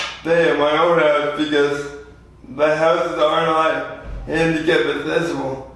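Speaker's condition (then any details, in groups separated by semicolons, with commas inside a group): Spastic quadriplegia cerebral palsy; spastic quadriplegic form, lifelong; out of breath when starting to read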